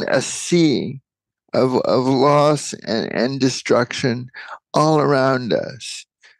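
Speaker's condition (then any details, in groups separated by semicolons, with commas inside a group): Cerebral palsy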